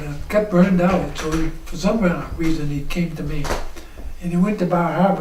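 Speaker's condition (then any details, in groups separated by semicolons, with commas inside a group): ALS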